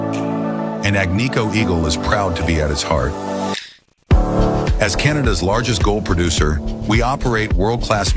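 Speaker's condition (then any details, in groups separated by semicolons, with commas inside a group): No condition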